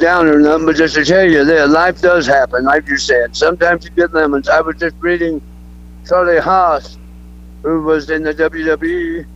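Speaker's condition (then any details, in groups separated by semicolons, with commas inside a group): Throat cancer; speech not the best as result of throat cancer, may sound drunk, quit podcasts over it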